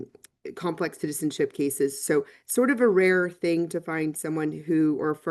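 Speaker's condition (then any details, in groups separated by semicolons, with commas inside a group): No condition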